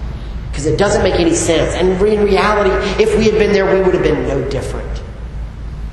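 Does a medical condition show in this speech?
No.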